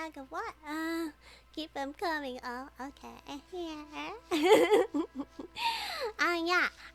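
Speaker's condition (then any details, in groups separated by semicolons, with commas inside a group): No condition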